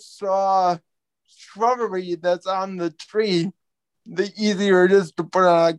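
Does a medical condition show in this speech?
Yes: cerebral palsy; quadriplegic, wheelchair user, can chew and eat solid food; age 32.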